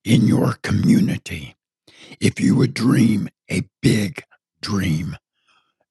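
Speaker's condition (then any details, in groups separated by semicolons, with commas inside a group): Partial laryngectomy from throat cancer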